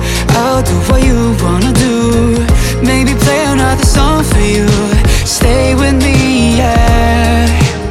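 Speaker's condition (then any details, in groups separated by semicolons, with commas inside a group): No condition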